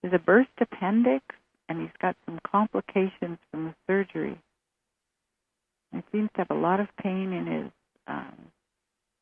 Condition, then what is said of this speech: No condition.